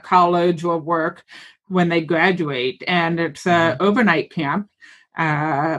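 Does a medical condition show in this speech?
Yes: hearing loss with cochlear implant; lifelong hearing loss, cochlear implant left ear, hearing aid right ear; recent cochlear implant surgery, decided on implant because hearing had decreased.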